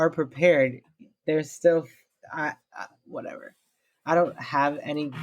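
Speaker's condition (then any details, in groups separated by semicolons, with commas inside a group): No condition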